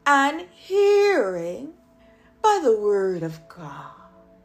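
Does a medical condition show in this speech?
No.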